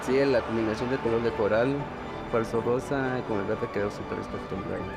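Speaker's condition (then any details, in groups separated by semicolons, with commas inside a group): No condition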